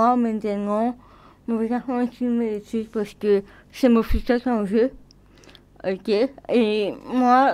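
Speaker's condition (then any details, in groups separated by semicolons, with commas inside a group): Cerebral palsy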